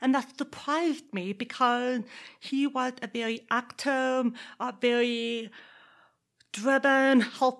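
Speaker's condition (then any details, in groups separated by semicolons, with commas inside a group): Deafness; born in Texas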